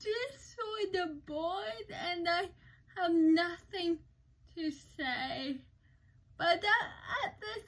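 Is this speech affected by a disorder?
Yes: cerebral palsy; uses crutches.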